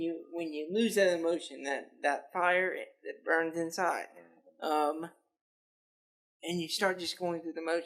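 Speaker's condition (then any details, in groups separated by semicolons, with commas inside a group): Cerebral palsy; lifelong physical disability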